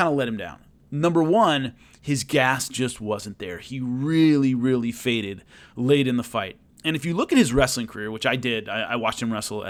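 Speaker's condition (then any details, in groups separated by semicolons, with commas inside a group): No condition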